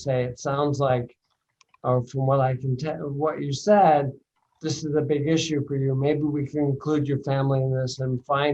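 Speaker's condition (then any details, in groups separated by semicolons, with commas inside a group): Bulbar onset ALS, mild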